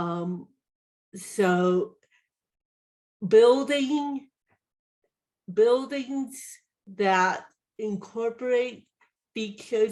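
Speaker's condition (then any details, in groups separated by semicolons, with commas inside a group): Cerebral palsy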